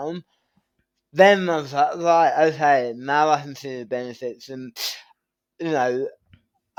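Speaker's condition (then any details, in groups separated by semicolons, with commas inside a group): Tongue cancer surgery; right-side tongue surgery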